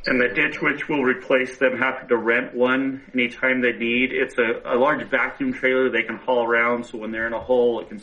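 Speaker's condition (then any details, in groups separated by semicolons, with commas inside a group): No condition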